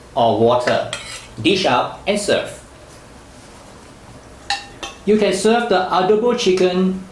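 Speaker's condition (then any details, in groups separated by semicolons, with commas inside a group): No condition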